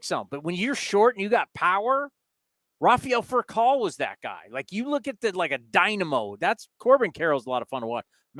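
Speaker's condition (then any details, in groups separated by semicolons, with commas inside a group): No condition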